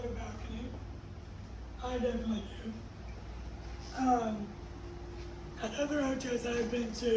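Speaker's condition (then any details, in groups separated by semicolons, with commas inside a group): Cerebral palsy; uses a wheelchair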